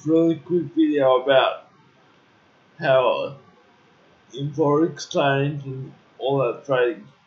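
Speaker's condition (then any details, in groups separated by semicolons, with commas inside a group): Cerebral palsy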